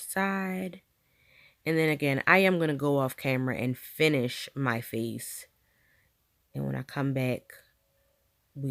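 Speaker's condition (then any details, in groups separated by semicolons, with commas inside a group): No condition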